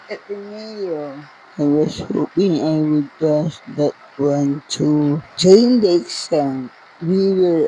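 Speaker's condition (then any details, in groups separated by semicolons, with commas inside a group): Cerebral palsy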